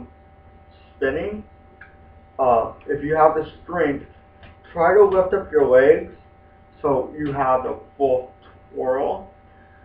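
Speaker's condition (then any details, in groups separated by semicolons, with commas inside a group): Spastic quadriplegic cerebral palsy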